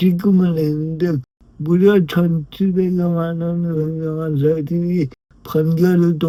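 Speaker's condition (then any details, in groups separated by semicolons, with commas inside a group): Brain lesion disability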